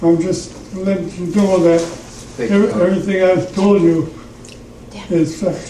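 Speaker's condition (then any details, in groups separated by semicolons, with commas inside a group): Parkinson's; trouble in the throat while speaking; trouble in the throat when speaking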